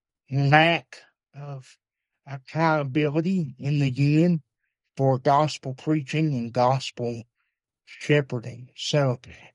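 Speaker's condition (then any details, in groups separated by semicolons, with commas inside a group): Cerebral palsy; uses wheelchair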